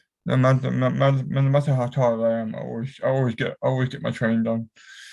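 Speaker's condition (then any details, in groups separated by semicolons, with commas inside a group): Cerebral palsy; affects whole body; cramps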